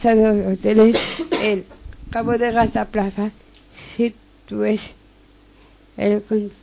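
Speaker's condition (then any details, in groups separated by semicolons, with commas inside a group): Down syndrome; reads news item aloud on live radio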